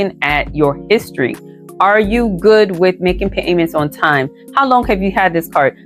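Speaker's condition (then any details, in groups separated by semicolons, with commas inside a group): No condition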